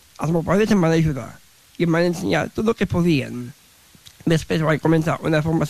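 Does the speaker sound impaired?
Yes: Down syndrome; needs extra time to understand and process explanations.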